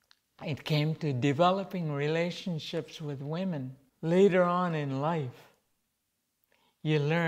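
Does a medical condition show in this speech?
Yes: cerebral palsy; present from birth, late diagnosis.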